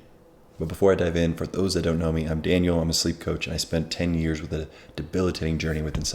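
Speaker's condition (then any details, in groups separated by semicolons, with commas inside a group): No condition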